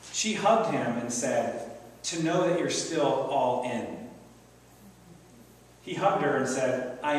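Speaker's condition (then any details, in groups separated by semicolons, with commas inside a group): No condition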